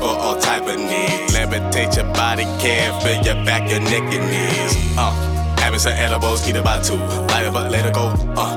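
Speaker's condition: No condition

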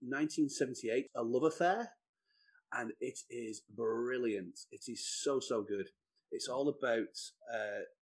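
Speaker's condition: No condition

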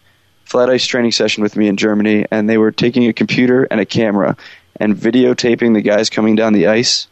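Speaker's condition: No condition

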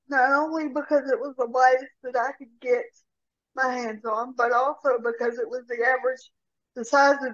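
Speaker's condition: Cerebral palsy; severe rotator cuff tear

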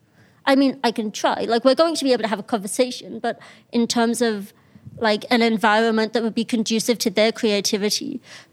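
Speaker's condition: No condition

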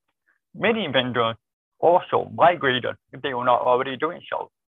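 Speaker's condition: Deafness; born deaf, cochlear implant, relies on lip reading and visual media; hears okay with cochlear implant, still needs lip reading and captioning to follow online meetings

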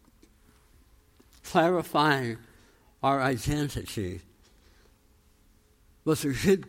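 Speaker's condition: Tongue cancer, jaw reconstruction

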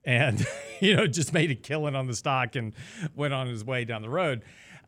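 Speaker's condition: No condition

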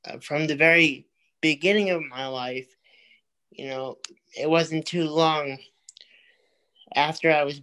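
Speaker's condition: Cerebral palsy; multiple surgeries since infancy

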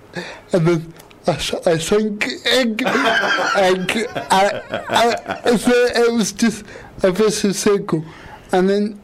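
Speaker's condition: Quadriplegic cerebral palsy; obvious speech impediment, quite a bit of effort to speak and shape words, considers self understandable

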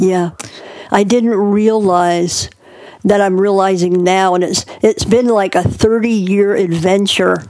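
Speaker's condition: Cleft palate; unable to speak as young child due to palate hole

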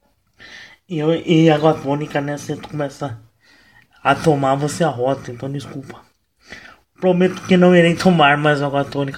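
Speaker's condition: Cerebral palsy, mild; no medication

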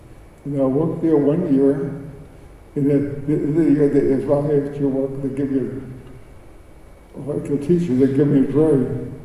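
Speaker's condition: Cerebral palsy; birth injury affecting motor skills, speech, walking and swallowing, diagnosed later in life, doctor advised never driving; choking episodes, choked on meat over 20 times, saved by Heimlich

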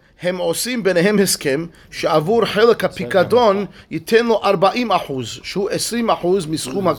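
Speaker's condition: No condition

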